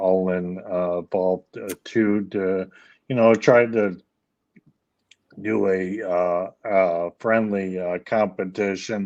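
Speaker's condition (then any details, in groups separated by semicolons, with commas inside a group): ALS; leg onset, later arm weakness; speech issues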